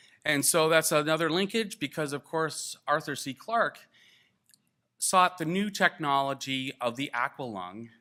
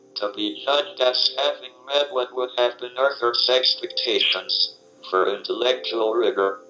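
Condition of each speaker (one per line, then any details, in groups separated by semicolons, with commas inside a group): No condition
ALS; motor neuron disease, speech-generating device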